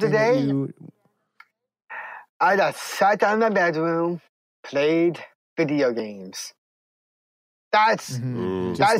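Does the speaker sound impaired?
Yes: Down syndrome; congenital, extra genetic material on chromosome 21.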